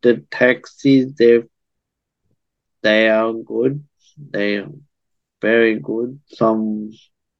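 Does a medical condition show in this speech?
Yes: cerebral palsy.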